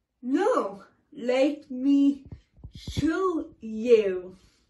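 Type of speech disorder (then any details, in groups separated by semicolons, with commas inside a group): Apraxia of speech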